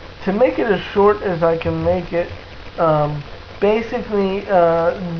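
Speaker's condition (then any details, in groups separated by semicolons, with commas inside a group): Cerebral palsy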